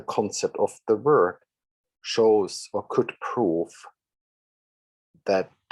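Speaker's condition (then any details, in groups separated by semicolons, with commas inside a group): No condition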